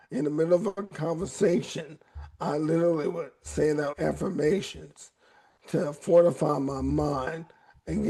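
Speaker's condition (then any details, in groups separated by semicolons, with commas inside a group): ALS; voice raspy at times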